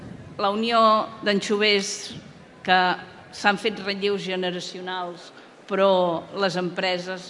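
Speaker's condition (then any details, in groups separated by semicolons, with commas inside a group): No condition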